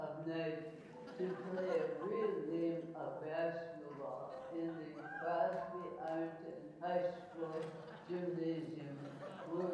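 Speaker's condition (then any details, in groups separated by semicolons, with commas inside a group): ALS; speech and swallowing changes present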